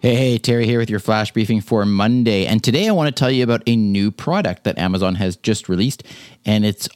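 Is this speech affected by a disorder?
No.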